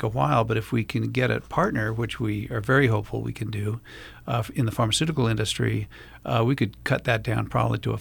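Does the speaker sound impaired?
No.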